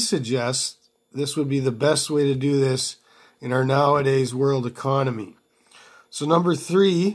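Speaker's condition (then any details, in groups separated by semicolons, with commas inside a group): No condition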